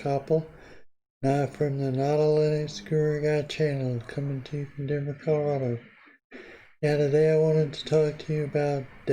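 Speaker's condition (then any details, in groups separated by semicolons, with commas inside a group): Parkinson's disease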